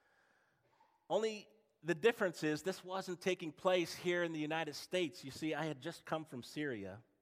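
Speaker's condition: No condition

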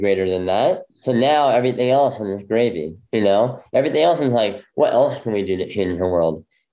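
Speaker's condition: Bilateral cleft lip; congenital bilateral

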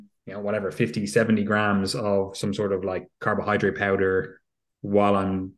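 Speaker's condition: No condition

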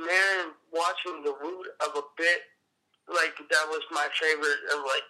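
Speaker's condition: Cerebral palsy; cerebral palsy present since childhood, appearance likened to Parkinson's

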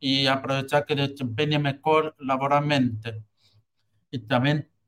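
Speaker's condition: Hearing loss with cochlear implant; cochlea dead

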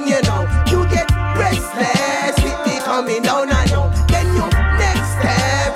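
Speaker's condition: No condition

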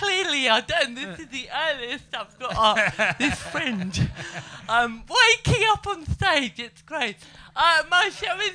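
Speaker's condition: Cerebral palsy; able to speak and move

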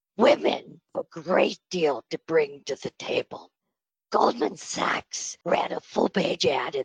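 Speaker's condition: Spasmodic dysphonia; sounds like Marilyn Monroe

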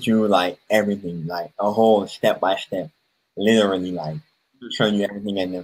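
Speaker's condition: Cleft palate; speech impediment noticeable to listeners

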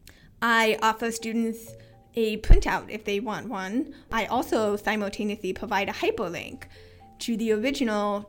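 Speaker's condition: Hearing loss with cochlear implants; many years with bilateral cochlear implants

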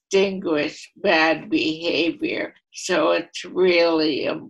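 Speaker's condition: ALS, primary lateral sclerosis

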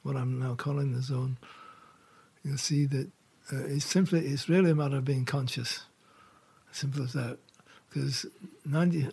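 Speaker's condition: Parkinson's; no typical shaking, very focused walking, symptoms held off through meditation, wife Laurie does 95% of chores

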